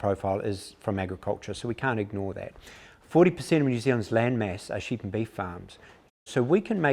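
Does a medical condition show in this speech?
No.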